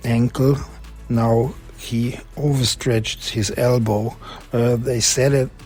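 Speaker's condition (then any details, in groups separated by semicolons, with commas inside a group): No condition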